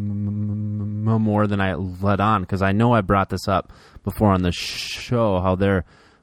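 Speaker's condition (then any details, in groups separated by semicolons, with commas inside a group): Stuttering; works on speaking best, little fear; stutters a lot; prolonged sounds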